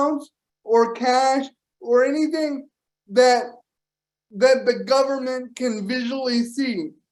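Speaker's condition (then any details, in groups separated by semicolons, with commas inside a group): Cerebral palsy; power wheelchair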